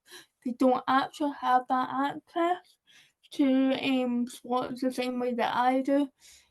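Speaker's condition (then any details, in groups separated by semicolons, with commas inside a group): Cerebral palsy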